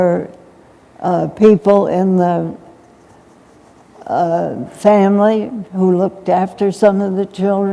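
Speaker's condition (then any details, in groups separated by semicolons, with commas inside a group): Essential tremor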